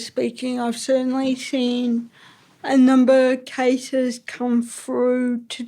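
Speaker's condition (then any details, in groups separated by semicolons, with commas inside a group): Ataxic cerebral palsy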